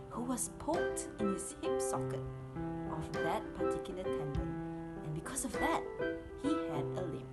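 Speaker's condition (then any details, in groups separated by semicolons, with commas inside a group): No condition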